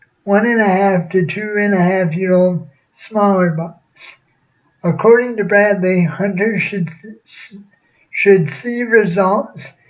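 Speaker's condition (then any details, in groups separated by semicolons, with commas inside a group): Cerebral palsy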